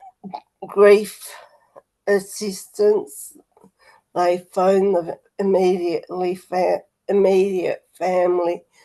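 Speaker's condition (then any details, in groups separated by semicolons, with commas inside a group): Motor neurone disease; PEG feeding tube; terminal, diagnosed four to five months ago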